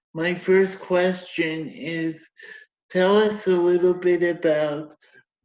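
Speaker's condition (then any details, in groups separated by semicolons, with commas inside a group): Cerebral palsy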